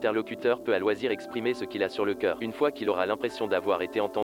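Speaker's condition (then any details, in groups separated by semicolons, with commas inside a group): No condition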